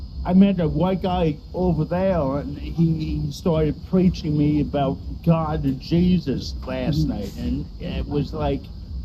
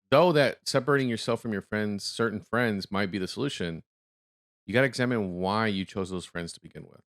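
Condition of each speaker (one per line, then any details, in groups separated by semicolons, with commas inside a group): Cerebral palsy
No condition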